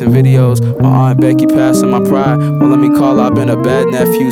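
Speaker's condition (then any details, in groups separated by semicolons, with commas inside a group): No condition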